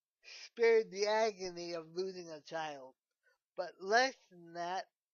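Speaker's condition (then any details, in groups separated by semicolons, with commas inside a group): Cerebral palsy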